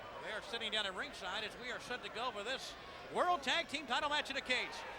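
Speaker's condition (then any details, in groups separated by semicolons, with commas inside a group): No condition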